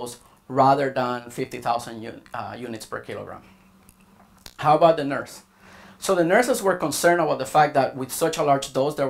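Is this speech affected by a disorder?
No.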